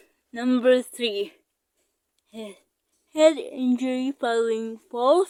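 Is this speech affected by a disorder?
Yes: cerebral palsy.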